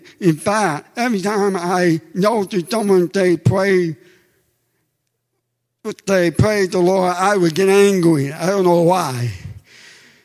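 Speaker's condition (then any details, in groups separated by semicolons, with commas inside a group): Deafness; comfortable speaking and using own voice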